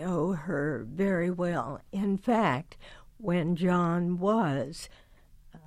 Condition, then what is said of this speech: Spasmodic dysphonia. But thankfully, listeners have stayed with me all these years despite not having your smooth, dulcet tones.